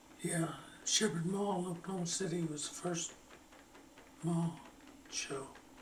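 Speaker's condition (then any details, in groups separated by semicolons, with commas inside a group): Parkinson's; slowing down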